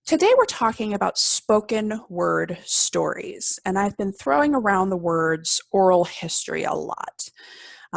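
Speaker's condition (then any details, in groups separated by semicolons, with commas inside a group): No condition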